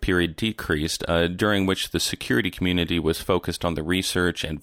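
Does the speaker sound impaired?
No.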